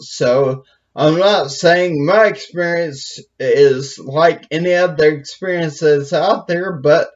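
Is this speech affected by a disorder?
Yes: brain injury; speech affected.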